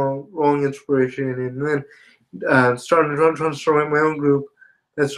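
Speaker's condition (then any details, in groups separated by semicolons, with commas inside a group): Spastic quadriplegia cerebral palsy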